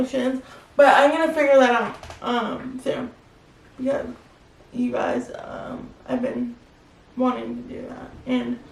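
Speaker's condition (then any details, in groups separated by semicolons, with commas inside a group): Spastic quadriplegic cerebral palsy; physical therapy including walking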